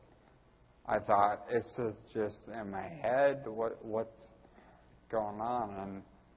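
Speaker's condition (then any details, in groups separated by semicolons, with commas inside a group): Ataxia; speech typical of the condition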